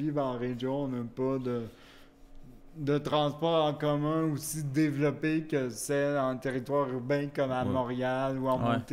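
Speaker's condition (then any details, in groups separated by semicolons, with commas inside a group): Cerebral palsy; wheelchair use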